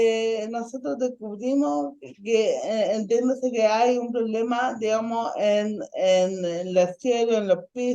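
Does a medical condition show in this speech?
Yes: ataxic cerebral palsy.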